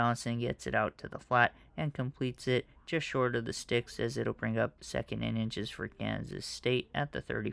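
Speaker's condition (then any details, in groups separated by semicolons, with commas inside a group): No condition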